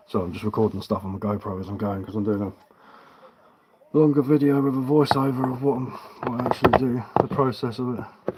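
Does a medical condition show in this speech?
No.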